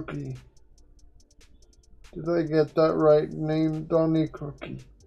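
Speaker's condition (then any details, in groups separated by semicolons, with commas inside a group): Quadriplegic cerebral palsy; uses one hand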